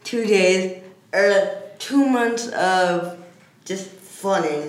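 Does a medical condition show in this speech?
Yes: cerebral palsy; diagnosed around 40 months, ongoing hippotherapy, therapy at children's rehabilitation institute (CRIT); age 12, almost 13, uses wheelchair.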